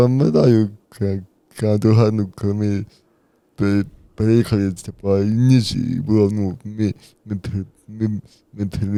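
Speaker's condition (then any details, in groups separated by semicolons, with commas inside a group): Cerebral palsy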